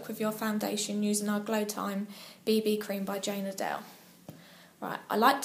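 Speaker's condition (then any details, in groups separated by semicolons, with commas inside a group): No condition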